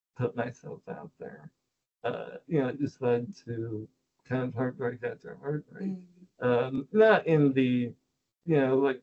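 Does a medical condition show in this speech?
Yes: spinal muscular atrophy, type 2.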